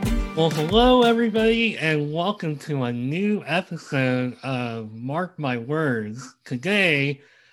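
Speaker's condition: Cleft lip and palate; congenital

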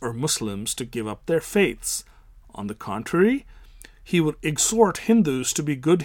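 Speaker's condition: No condition

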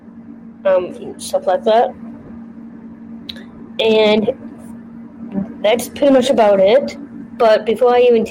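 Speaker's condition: Down syndrome; trisomy 21, congenital; age 32

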